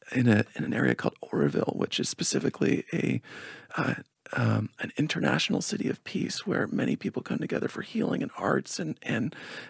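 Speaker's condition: Spasmodic dysphonia; lower voice inconsistent

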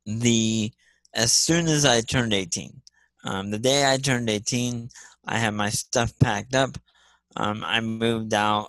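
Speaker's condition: Spastic cerebral palsy; off nearly all medications

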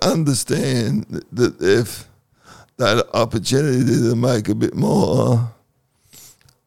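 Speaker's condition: Cerebral palsy; second COVID vaccine dose

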